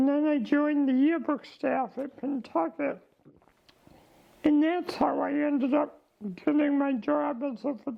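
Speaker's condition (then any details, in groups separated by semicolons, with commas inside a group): ALS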